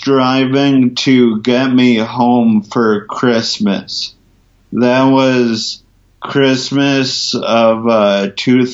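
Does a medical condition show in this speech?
Yes: ataxia from traumatic brain injury; emergency brain surgery, coma, breathing tube two weeks, tracheotomy avoided, memory spared.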